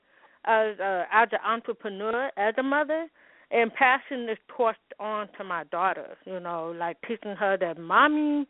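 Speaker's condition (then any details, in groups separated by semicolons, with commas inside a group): Hearing loss with speech impediment; congenital hearing loss, umbilical cord wrapped around neck at birth, hearing aids since 15 months; speech impediment caused by hearing loss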